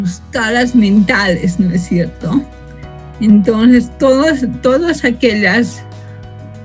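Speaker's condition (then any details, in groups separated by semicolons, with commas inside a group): Cerebral palsy from birth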